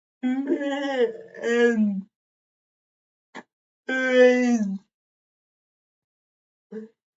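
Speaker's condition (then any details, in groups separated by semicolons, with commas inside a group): Cerebral palsy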